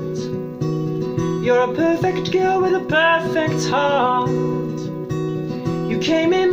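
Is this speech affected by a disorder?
No.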